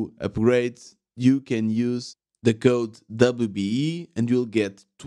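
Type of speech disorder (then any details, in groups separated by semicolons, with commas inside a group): None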